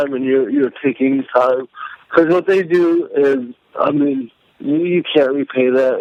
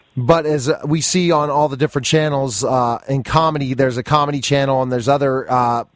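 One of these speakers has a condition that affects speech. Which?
The first: cerebral palsy; speech may sound intoxicated to listeners.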